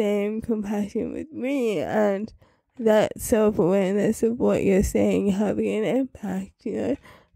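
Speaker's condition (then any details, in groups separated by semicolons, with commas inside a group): Cerebral palsy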